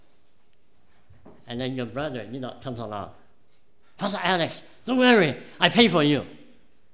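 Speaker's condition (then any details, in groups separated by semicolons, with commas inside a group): Cleft palate; congenital cleft palate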